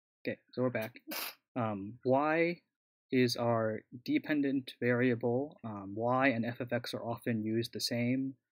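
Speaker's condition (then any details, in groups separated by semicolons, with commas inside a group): No condition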